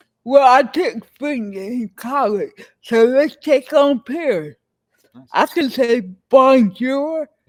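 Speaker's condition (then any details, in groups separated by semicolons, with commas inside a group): Cerebral palsy; speech impairment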